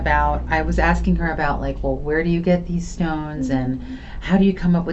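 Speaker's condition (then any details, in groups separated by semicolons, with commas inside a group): No condition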